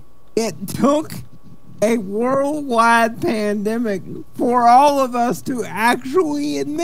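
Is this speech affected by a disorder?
Yes: cerebral palsy; wheelchair user.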